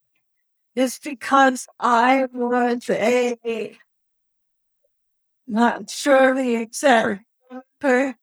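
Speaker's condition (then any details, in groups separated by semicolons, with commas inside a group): Cerebral palsy; born premature at about 3 pounds, brain freeze at 3 days old, wheelchair user, physical therapy; could not speak early, no babbling, went straight to 4-year-old vocabulary, speech therapy in public school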